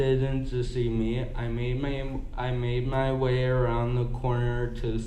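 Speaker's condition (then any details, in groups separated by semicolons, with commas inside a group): Cerebral palsy; physical therapy since early childhood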